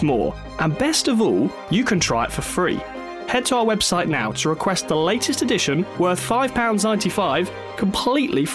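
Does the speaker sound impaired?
No.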